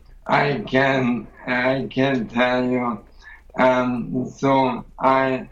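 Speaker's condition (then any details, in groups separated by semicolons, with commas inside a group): ALS; progressive muscle weakness first noticed doing push-ups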